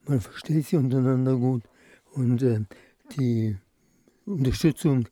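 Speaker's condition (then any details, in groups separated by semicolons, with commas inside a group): Parkinson's disease; diagnosed by neurologist, earlier symptoms not recognized as Parkinson's; attends Tanztreff Hai Parkinson dance group regularly, music supports movement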